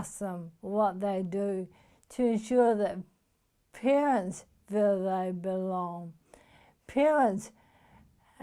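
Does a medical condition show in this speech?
Yes: motor neuron disease.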